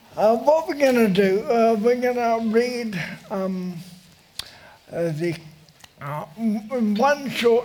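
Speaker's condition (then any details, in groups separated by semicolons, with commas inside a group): Motor neurone disease; uses wheelchair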